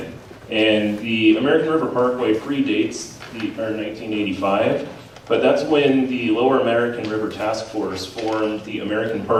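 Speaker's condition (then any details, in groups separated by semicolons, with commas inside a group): No condition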